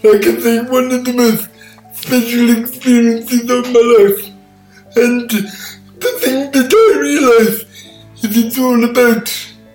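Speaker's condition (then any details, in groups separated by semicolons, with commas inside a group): Cerebral palsy; all four limbs affected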